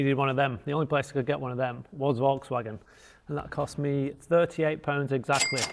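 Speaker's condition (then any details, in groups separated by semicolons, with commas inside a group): No condition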